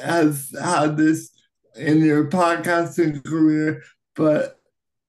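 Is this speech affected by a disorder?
Yes: cerebral palsy, right-sided high tone; acquired at birth, whole right side affected, wheelchair user, childhood therapy to take steps.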